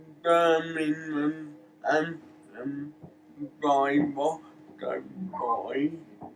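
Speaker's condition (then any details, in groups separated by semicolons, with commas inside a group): Cerebral palsy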